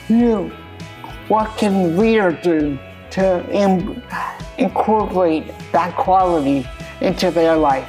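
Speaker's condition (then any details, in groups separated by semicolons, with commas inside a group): Cerebral palsy; lifelong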